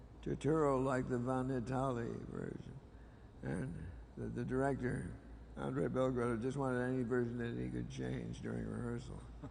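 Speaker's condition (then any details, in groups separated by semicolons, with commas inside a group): Parkinson's disease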